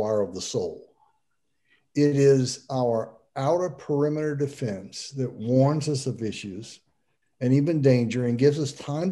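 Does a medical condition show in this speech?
No.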